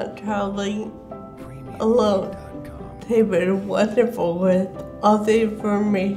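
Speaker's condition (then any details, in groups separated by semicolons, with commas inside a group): Multiple system atrophy; rare terminal neurological disorder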